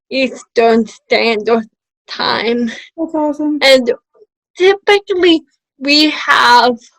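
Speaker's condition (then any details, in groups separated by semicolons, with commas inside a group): Cerebral palsy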